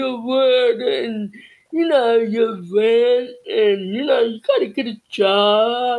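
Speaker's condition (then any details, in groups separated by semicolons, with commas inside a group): Cerebral palsy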